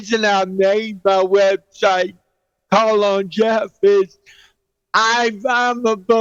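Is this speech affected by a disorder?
Yes: cerebral palsy; present since birth.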